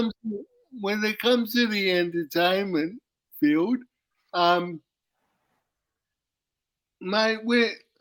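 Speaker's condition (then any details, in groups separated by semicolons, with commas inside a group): Cerebral palsy; uses wheelchair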